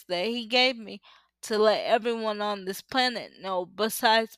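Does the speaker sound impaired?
Yes: cerebral palsy; uses power wheelchair, depends on others for physical needs.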